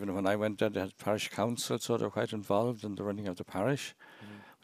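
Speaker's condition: No condition

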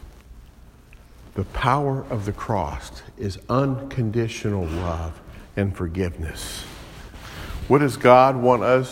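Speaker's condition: No condition

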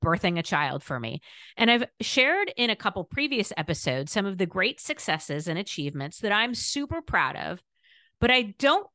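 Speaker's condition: No condition

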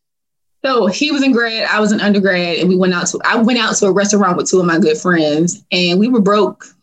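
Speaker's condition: No condition

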